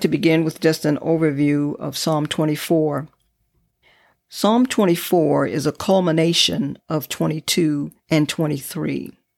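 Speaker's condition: No condition

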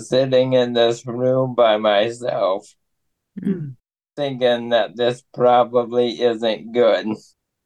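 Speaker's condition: ALS; limb onset in left arm, constant arm twitching, diagnosed at 32 in Iowa City

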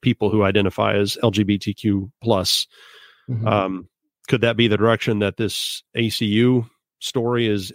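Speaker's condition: No condition

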